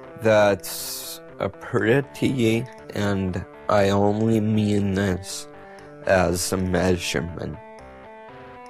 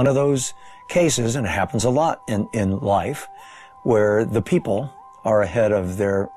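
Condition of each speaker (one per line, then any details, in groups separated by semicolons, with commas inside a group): Multiple sclerosis; after smoking marijuana
No condition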